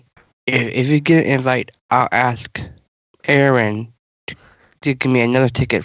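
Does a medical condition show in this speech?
Yes: Down syndrome.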